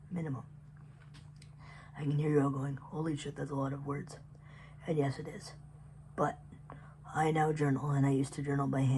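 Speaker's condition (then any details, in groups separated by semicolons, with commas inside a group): Cerebral palsy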